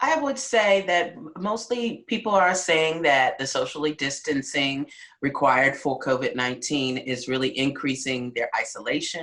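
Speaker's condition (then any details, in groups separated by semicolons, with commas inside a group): No condition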